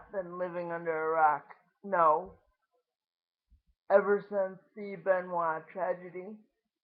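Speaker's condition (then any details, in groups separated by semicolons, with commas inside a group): Cerebral palsy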